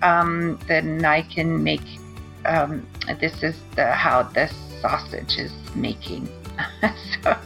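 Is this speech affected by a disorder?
Yes: aphasia after stroke; aphasia caused by stroke; cannot work now, recordings edited in Audacity to cut pauses and mistakes; word-finding trouble, many pauses and mistakes, non-fluent, speaking tiring like translating, fluent voice only briefly.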